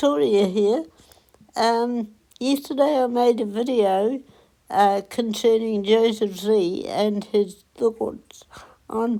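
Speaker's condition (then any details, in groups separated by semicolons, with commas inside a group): Cerebral palsy; onset at 8 days old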